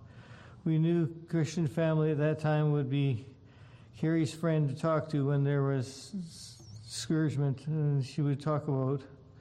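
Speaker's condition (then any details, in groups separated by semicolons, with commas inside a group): Parkinson's disease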